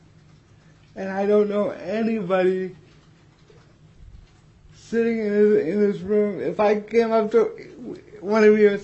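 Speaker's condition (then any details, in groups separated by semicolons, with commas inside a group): Cerebral palsy; not improved by habilitation, has support staff; 42 years old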